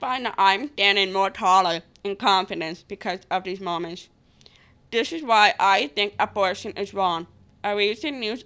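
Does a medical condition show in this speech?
Yes: Down syndrome; reads prepared pro-life speech aloud on podcast; accent from condition, fears not being understood, tries again speaking clearer and louder.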